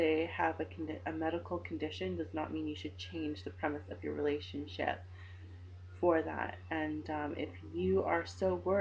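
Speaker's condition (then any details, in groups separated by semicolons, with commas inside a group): No condition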